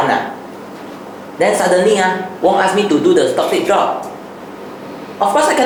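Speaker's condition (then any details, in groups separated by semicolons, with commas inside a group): No condition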